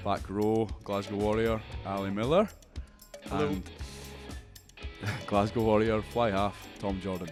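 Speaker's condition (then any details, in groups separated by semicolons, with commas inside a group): No condition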